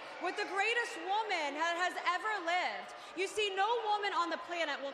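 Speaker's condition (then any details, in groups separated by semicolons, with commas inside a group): No condition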